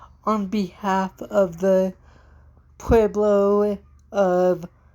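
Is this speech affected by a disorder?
Yes: cerebral palsy.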